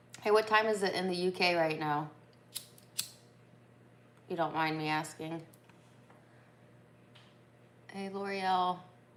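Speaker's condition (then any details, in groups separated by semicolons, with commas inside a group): No condition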